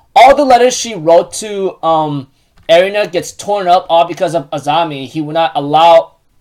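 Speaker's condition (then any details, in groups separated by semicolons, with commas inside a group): No condition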